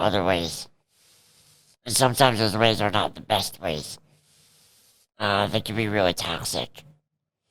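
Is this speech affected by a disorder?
Yes: cerebral palsy; present from birth.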